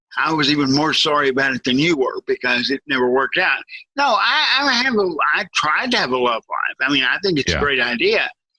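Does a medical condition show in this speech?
Yes: cerebral palsy, severe.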